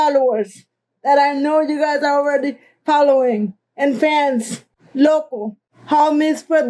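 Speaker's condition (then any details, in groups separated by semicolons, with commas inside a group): Cerebral palsy; present from birth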